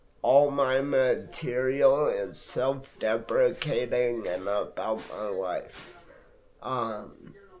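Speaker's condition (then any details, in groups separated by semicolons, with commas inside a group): Multiple sclerosis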